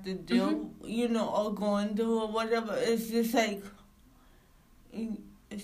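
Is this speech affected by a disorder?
Yes: cerebral palsy; no wheelchair use, visible physical signs.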